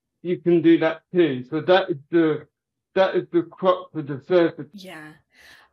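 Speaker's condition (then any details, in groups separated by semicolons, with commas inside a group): Cerebral palsy; from birth, legs only, multiple hamstring and foot surgeries; wheelchair user, walks indoors with aid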